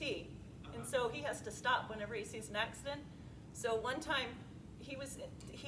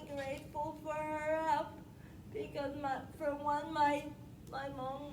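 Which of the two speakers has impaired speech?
The second: spastic quadriplegic cerebral palsy; periventricular leukomalacia, hip surgery, tendon release, spinal rods, baclofen pump; does not walk, baclofen pump, physical therapy.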